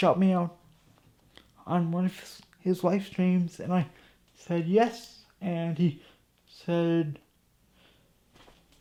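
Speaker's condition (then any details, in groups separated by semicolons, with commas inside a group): Cerebral palsy; from birth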